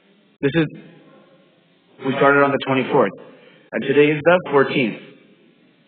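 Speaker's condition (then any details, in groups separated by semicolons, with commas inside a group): No condition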